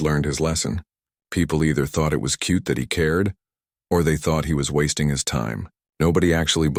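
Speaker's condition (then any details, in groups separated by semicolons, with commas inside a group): No condition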